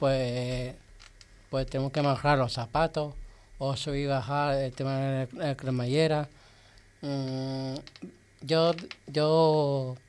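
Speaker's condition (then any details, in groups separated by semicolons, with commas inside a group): Down syndrome; genetic condition, extra copy of chromosome 21, self-described as 68 degrees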